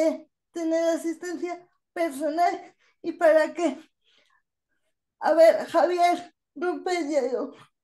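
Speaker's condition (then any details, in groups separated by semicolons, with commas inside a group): Cerebral palsy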